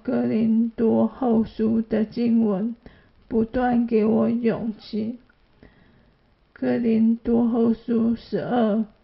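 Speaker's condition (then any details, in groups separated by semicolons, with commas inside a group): ALS; adult onset, hand weakness, arm muscle atrophy, involuntary muscle twitching throughout body, progressive muscle loss; slower speech, quieter voice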